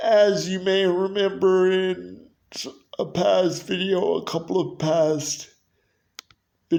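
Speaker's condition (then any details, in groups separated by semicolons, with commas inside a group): Cerebral palsy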